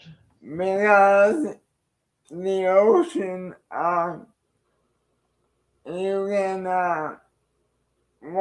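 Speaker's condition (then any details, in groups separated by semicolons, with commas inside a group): Cerebral palsy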